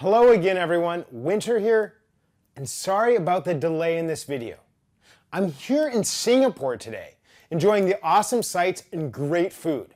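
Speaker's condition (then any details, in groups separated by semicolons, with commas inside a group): No condition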